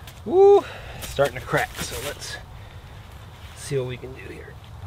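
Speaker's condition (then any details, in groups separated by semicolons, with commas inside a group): No condition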